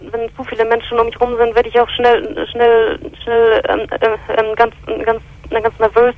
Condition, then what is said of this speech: Stuttering. Ich stottere schon, seit ich klein